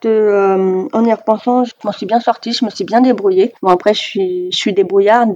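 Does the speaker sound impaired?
Yes: deafness, severe; oralist, uses some sign language.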